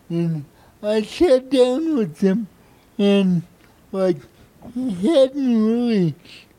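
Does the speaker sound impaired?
Yes: cerebral palsy; from birth, brain injury disrupting messages between brain and body, therapy in childhood.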